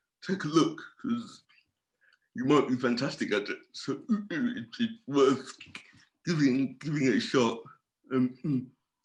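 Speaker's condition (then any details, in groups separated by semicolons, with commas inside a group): Cerebral palsy; from birth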